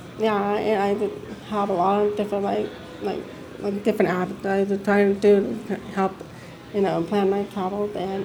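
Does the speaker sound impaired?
Yes: deafness; mix of speech and sign growing up, signs with family.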